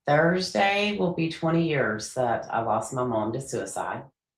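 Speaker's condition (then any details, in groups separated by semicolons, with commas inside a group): No condition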